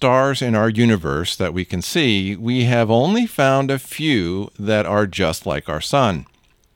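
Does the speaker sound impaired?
No.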